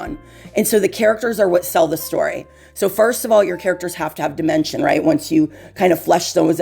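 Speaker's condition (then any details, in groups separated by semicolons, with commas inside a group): No condition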